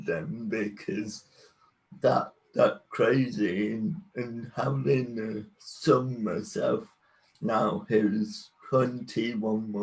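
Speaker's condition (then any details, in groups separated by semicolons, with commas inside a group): Cerebral palsy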